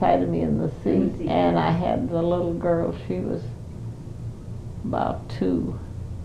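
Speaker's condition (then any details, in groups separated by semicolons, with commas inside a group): Parkinson's disease; Parkinson's for 5 years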